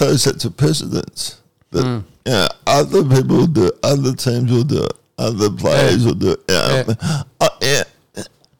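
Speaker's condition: Cerebral palsy

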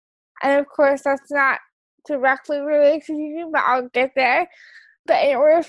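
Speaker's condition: Cerebral palsy; wheelchair use

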